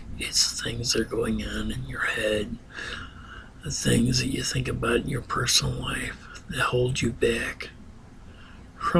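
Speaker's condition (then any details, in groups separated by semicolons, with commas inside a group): Ataxia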